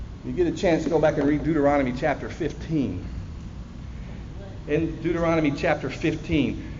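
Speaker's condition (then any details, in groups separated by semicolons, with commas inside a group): No condition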